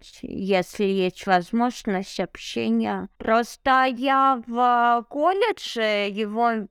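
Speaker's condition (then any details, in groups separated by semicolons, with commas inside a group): Cerebral palsy; no wheelchair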